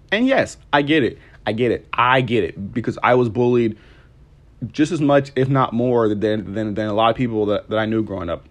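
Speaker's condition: Stuttering; stuttering problem, bullied for it growing up; stutter audible in recording; repeated sounds, repeated words

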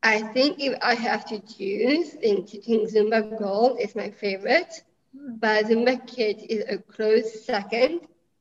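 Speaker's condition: Down syndrome; present from birth

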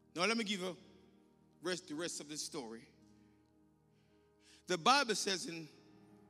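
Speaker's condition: No condition

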